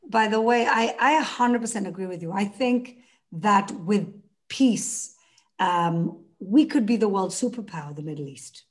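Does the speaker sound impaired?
No.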